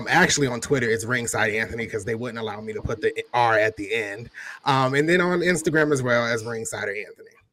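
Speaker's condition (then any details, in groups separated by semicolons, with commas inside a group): No condition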